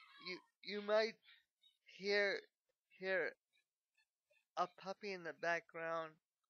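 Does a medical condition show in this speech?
Yes: cerebral palsy.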